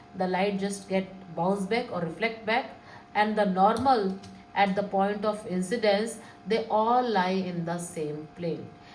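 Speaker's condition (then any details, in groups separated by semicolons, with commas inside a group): No condition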